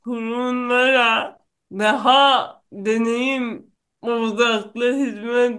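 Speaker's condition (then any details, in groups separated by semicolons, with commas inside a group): Cerebral palsy; neurological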